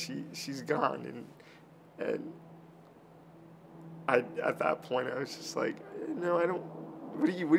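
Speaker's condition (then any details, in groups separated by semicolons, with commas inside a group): Cerebral palsy; from birth, early childhood surgery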